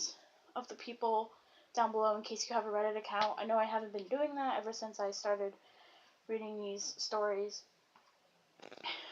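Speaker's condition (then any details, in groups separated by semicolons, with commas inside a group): No condition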